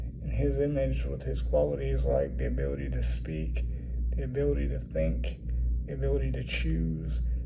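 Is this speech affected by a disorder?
Yes: cerebral palsy; has had speech therapy.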